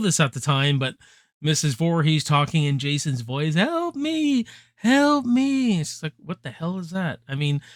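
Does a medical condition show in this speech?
No.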